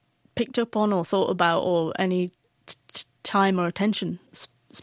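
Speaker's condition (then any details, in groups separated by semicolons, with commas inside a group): Stutter; covert stutter noticed around age 6, past speech therapy aimed at fluency, therapist found nothing to fix; mild, not prevalent, covert stutter hidden by avoidance strategies; fluent in unison, accents, silly voices, singing, used high silly voice as child; repeated sounds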